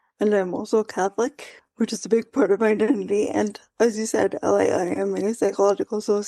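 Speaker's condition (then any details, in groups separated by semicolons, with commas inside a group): Quadriplegic cerebral palsy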